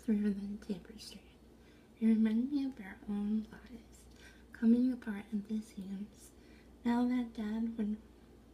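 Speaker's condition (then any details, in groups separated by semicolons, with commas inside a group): Essential tremor; brain implant for tremor; battery surgery pending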